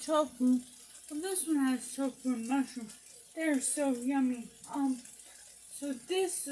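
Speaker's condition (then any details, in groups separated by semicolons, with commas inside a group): Brain injury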